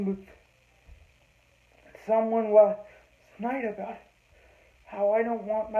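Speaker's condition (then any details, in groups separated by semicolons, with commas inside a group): Cerebral palsy; heavily altered breathing patterns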